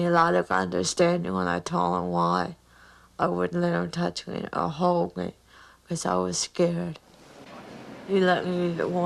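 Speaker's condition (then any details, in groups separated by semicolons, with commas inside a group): Cerebral palsy; mild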